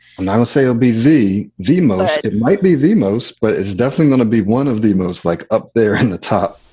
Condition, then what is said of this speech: None; typical speech.